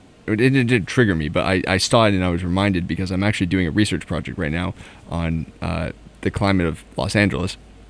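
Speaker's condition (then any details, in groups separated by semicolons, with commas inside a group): No condition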